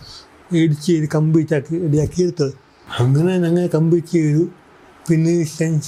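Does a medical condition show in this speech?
Yes: cerebral palsy.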